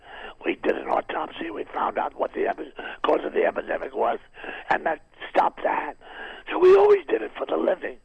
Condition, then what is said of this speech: Throat cancer. So I had to educate the left cord to come beyond where it usually goes and hit it for sound.